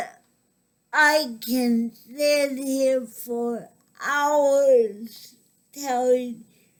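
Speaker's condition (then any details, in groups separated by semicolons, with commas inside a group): Cerebral palsy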